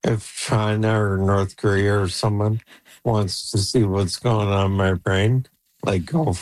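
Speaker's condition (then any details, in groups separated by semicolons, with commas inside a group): ALS; age 48, Neuralink N1 brain implant at Toronto Western Hospital trial, controls computer by thought; implant received about 3 months ago, communicates by computer, voice banked through 11 labs AI; voice declining, expects soon to lose ability to talk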